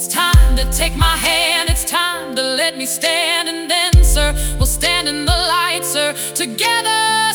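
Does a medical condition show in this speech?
No.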